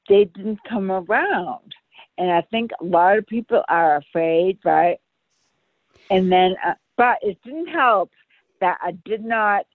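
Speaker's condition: Brain aneurysm rupture; sudden ruptured brain aneurysm, coma afterward, relearned walking and talking, balance issues, physical therapy; sounds different than before, speech leads people to think deaf

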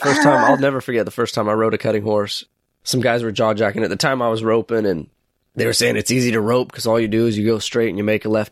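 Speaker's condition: No condition

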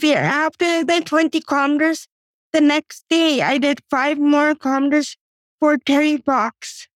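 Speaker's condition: Cerebral palsy; age 41, walks up to 10,000 steps daily with walker, cycles, rows, gym four days weekly

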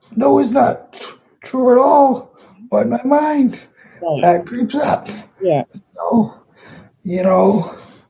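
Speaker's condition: Cerebral palsy; condition audible in voice

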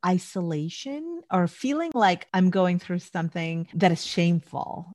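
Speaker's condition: No condition

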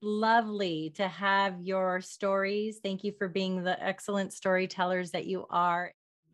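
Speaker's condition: No condition

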